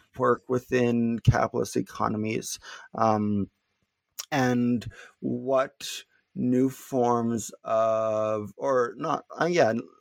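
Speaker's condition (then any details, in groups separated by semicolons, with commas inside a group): Stuttering; not stuttering much during this interview; little stuttering currently; prolonged sounds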